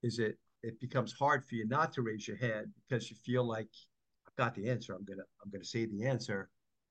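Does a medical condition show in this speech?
No.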